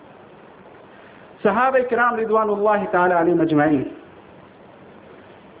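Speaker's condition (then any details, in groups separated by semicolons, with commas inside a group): No condition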